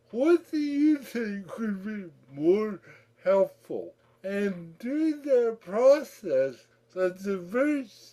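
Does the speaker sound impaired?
Yes: cerebral palsy; speech therapy in childhood, distinctive voice, imitated by friend Fred.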